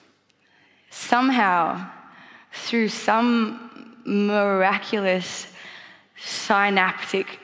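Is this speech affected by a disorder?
Yes: stutter; stutter since childhood, much therapy incl. smooth speech technique, singing as treatment when younger; age 28, still stutters, dread of public speaking, fluent only when singing; hesitates before names, proper nouns worst, avoids st combination, last-minute word substitution; here prolonged sounds.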